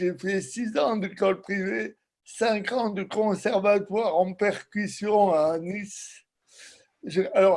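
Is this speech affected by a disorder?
Yes: cerebral palsy; from birth, lack of oxygen.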